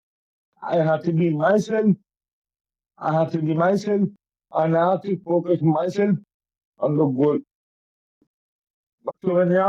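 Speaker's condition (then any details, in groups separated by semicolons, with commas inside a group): Cerebral palsy; affects coordination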